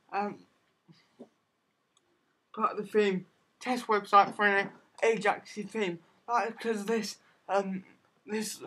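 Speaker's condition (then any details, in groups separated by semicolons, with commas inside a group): Cerebral palsy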